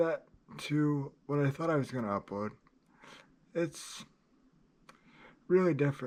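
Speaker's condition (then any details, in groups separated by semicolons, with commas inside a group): Cerebral palsy; drop foot; takes gabapentin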